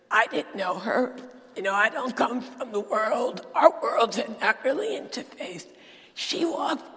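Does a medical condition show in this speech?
Yes: dysphonia; dysphonia diagnosed about a decade ago, lost ability to sing; sultry voice, not a sore throat, still preaches with this voice.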